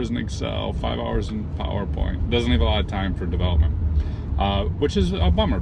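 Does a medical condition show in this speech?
No.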